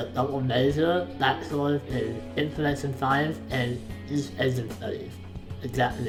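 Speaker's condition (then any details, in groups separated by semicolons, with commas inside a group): Facial palsy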